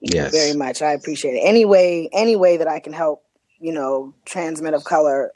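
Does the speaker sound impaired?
No.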